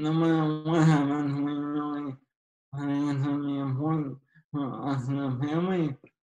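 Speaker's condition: ALS; slow progressor

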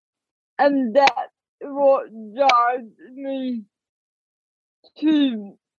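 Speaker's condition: Ataxic cerebral palsy; speech audibly affected

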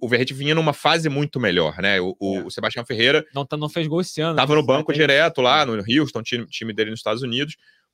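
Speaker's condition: No condition

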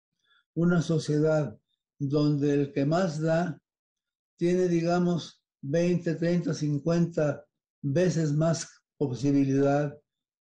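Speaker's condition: Parkinson's disease; onset 12 to almost 13 years ago, age 93, dopamine pills, affects smell, taste, balance, body rigidity; no tremor, fairly controlled, sudden difficulty swallowing and salivating about four months ago

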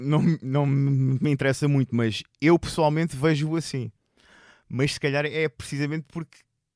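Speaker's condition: Stuttering; Stuttering 38 years, long concealed, therapist taught smoothing, first performance World Stuttering Day Porto; mild but variable, more noticeable in this recording setting, increases during conversation; stutters very little on stage, voice use makes stutter disappear, worse in interviews than one-to-one; repeated words, prolonged sounds

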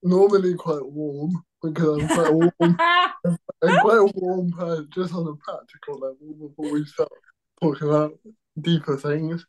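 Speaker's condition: Cerebral palsy

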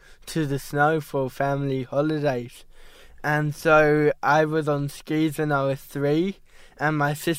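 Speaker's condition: Cerebral palsy; diagnosed at 12 months, Westmead hospital, prognosis may never walk or talk, play-based therapy

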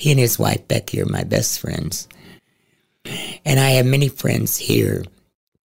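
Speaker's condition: Head and neck cancer, stage 4, into voice box

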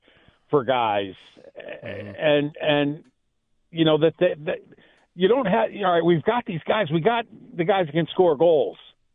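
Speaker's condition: No condition

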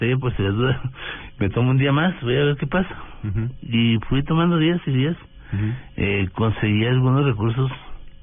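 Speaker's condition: Parkinson's disease; sometimes not understood at all

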